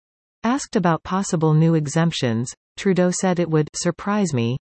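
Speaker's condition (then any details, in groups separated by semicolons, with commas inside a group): No condition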